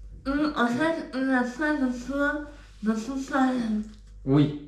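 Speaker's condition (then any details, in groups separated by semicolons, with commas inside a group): Tongue cancer; in remission, eats blended food; eating difficulty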